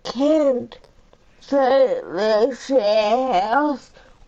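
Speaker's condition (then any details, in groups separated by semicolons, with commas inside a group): Cerebral palsy; uses a power chair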